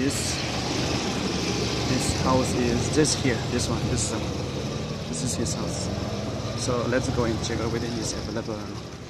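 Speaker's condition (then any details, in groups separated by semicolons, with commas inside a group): No condition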